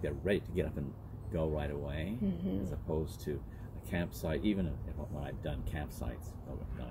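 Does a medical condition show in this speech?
No.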